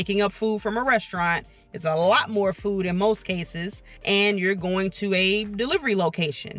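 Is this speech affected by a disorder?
No.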